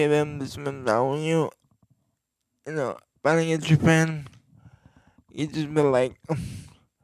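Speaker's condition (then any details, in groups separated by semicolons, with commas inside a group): Cerebral palsy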